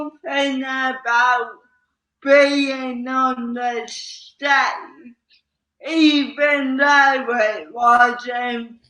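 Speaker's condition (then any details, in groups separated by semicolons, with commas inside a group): Cerebral palsy; slow speech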